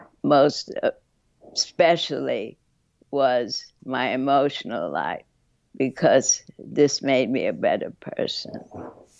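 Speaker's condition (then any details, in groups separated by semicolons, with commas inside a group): Parkinsonism from lyme disease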